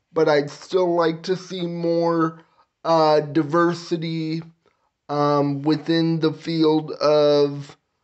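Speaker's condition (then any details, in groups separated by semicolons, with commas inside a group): Cerebral palsy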